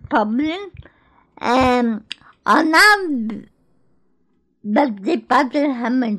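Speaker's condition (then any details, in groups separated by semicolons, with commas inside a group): Cerebral palsy; born in Greece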